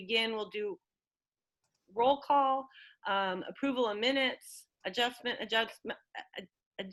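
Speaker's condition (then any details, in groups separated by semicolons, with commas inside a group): No condition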